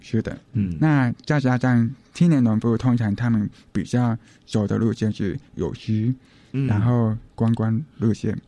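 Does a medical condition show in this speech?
Yes: hearing impairment; uses hearing aids; wears hearing aids; host hints hearing loss may be audible to listeners, says can speak well.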